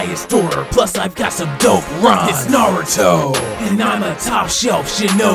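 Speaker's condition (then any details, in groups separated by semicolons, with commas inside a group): No condition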